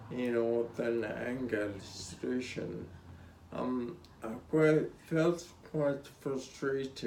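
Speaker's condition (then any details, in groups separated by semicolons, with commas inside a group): Spinocerebellar ataxia (sca7)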